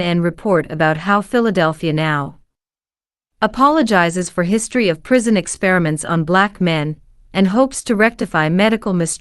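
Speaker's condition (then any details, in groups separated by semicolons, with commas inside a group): No condition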